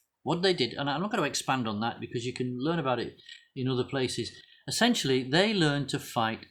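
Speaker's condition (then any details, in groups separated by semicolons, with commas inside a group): No condition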